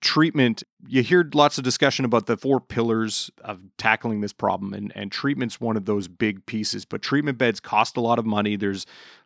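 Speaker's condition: No condition

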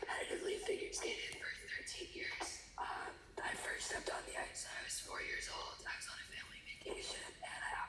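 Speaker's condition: Laryngeal papillomatosis; recurring small papillomas growing in airway, periodic laser surgery to keep airway open; papillomas can block airway completely if not removed

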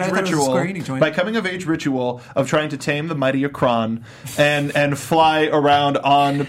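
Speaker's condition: No condition

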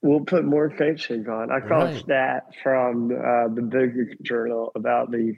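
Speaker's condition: Cleft lip and palate; congenital

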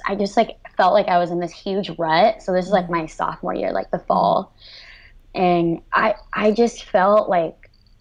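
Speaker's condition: Cleft lip and palate, severe

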